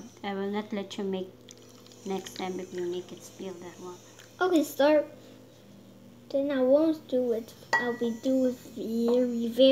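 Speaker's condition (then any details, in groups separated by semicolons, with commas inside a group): No condition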